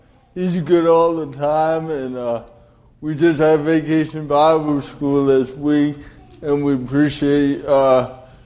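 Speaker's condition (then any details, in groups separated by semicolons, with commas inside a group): Cerebral palsy; delayed development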